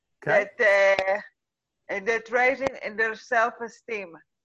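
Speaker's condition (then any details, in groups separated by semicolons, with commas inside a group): Cerebral palsy; uses a wheelchair, mother of two children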